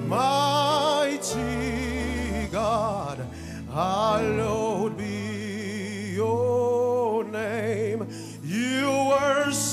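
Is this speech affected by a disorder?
No.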